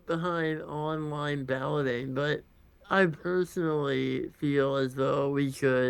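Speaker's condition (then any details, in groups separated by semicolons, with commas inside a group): Congenital muscular dystrophy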